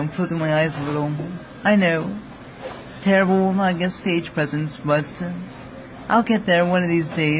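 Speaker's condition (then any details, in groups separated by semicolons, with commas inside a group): Cerebral palsy; speaks fast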